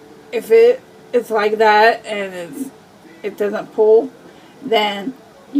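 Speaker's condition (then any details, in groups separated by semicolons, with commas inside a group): Cerebral palsy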